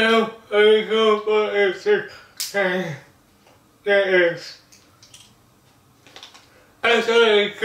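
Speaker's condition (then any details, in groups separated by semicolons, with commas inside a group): Cerebral palsy; body affected; speech disability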